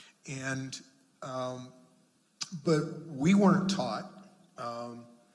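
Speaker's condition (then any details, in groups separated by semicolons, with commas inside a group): No condition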